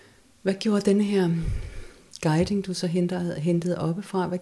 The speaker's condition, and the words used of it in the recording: None; typical speech.